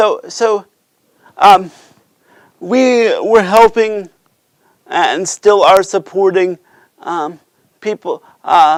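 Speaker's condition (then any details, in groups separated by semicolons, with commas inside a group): Cerebral palsy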